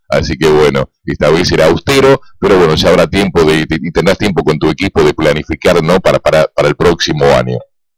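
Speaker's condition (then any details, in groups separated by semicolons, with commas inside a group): No condition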